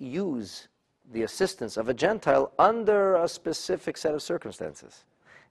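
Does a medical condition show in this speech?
No.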